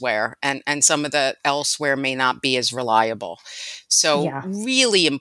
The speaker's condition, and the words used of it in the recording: No condition.